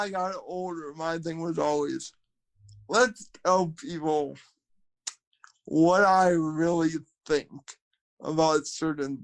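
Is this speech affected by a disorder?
Yes: cerebral palsy, spastic quadriplegia.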